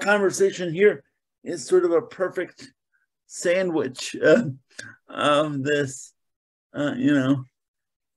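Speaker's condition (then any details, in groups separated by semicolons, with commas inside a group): Cerebral palsy; mainly lower limbs affected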